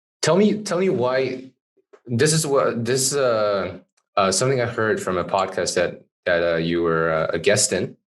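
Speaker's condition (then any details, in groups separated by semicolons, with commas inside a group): No condition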